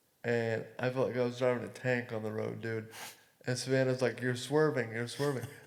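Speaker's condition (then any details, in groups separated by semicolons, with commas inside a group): Cerebral palsy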